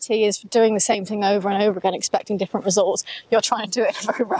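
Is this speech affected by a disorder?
No.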